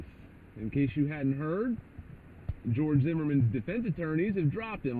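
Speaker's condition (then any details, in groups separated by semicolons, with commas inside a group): No condition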